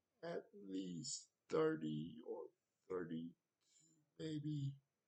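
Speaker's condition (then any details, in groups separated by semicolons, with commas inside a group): Cerebral palsy; wheelchair, needs transfer help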